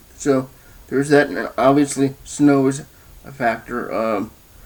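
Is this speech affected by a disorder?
Yes: cerebral palsy, spastic diplegia.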